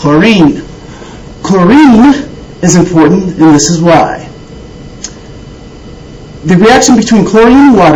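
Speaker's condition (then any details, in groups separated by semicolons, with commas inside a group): No condition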